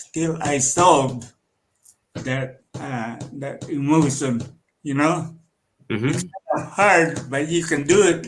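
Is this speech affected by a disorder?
Yes: cerebral palsy.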